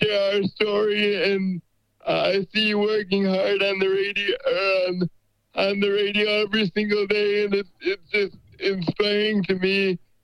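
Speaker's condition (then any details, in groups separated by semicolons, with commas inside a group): Cerebral palsy; diagnosed in early infancy after neonatal care, uses wheelchair, limited wheelchair mobility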